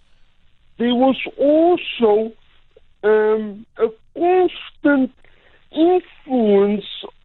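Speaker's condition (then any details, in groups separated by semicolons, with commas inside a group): Cerebral palsy; types with single finger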